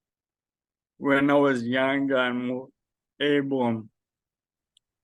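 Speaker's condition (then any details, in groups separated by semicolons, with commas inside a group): Friedreich's ataxia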